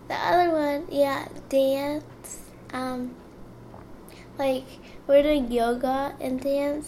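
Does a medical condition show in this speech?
Yes: cerebral palsy; finds reading own poetry aloud hard, cannot say it as intended.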